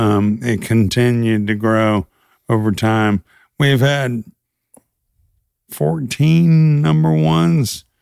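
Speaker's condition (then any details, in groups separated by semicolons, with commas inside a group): ALS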